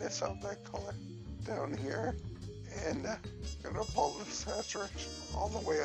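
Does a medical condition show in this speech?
Yes: cerebellar ataxia from brain tumour.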